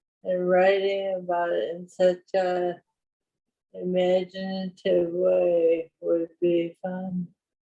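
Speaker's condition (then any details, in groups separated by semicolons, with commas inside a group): Parkinson's; voice weaker than before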